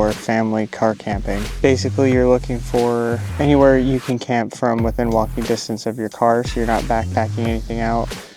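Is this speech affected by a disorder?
No.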